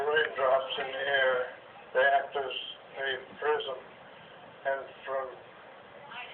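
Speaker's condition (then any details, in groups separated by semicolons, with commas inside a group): Parkinson's disease; day 1 of LSVT therapy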